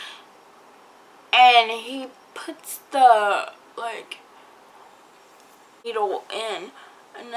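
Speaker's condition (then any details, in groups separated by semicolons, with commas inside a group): Cerebral palsy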